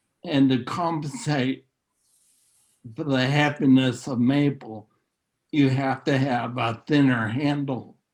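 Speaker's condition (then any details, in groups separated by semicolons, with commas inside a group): Neurological disease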